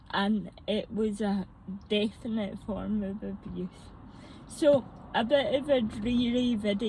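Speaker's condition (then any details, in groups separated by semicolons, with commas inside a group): Mixed cerebral palsy; mixed type, earlier described as ataxic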